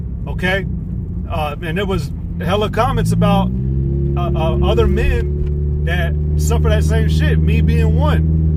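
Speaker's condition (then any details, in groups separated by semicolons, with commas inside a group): No condition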